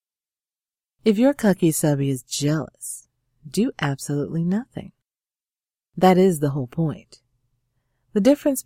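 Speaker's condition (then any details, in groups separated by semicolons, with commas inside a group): No condition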